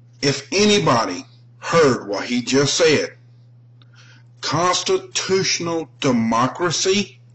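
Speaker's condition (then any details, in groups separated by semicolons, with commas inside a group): No condition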